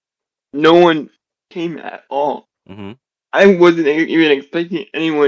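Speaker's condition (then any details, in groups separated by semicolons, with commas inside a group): Generalized dystonia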